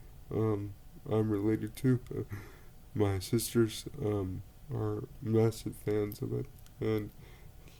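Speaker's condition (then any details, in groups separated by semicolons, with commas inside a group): Cerebral palsy; speaks relatively well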